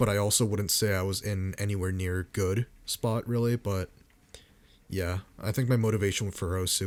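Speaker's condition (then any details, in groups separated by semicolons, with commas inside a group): No condition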